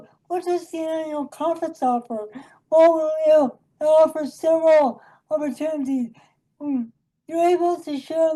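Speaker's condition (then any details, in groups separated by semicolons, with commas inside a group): Cerebral palsy; from birth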